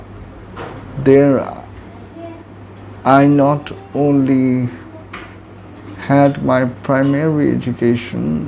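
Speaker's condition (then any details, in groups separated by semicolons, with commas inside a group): Cerebral palsy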